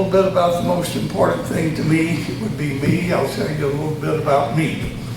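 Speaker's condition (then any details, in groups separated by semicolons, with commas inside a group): Tongue cancer surgery; both sides of tongue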